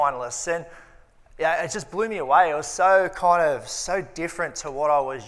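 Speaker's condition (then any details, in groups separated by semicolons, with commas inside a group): No condition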